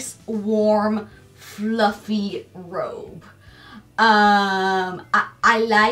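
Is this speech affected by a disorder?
No.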